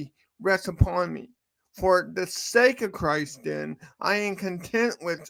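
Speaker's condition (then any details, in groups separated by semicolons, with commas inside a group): Cerebral palsy; from birth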